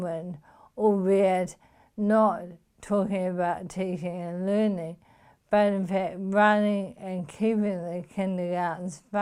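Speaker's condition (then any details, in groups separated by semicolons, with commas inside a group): Motor neuron disease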